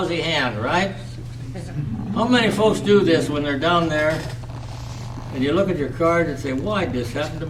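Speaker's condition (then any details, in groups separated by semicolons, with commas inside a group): No condition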